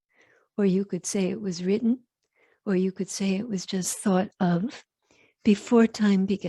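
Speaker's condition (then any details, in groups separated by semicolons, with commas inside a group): No condition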